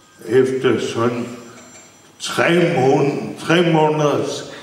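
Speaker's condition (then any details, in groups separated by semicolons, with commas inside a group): Brain injury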